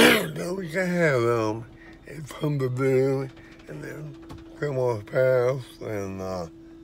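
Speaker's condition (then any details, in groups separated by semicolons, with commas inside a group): Dystonia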